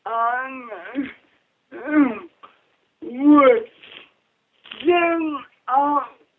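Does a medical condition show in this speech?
Yes: cerebral palsy; speech hard for others to understand, friend Judy interprets and repeats her answers for listeners.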